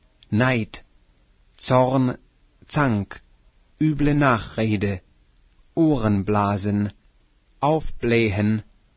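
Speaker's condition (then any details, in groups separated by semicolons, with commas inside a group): No condition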